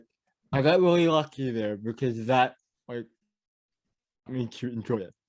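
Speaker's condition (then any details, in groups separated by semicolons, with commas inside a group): Cerebral palsy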